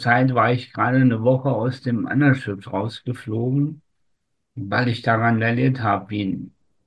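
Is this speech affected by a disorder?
Yes: spastic tetraparesis; from birth, oxygen deprivation during delivery, umbilical cord around neck, considered incurable.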